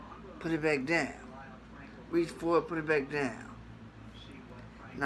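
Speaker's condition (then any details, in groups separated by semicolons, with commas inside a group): Traumatic brain injury; traumatic, blow to back of head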